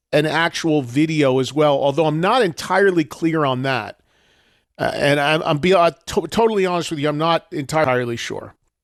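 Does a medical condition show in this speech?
No.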